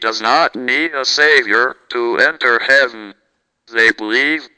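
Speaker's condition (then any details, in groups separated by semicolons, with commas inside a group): Cerebral palsy, speech-generating device; present from birth, never walked, had caregiver who helped with walking attempts; never knew what it was like to talk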